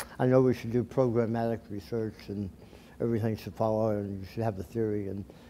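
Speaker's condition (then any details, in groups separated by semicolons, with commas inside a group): Tongue cancer surgery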